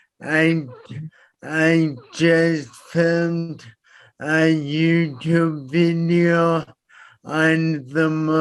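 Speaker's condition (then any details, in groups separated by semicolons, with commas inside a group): Traumatic brain injury; caused by accident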